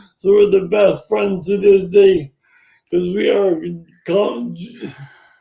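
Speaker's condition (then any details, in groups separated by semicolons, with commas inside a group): Brain injury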